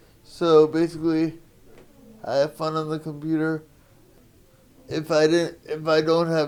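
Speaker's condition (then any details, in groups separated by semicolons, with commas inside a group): Spastic quadriplegic cerebral palsy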